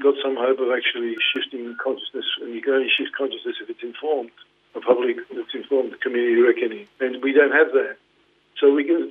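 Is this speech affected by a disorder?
Yes: Parkinson's; led to retirement.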